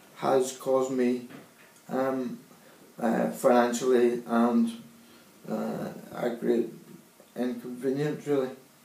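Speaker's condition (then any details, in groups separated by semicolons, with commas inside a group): Cerebral palsy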